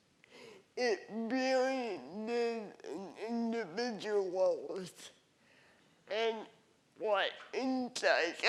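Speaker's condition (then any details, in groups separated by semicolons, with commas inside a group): Cerebral palsy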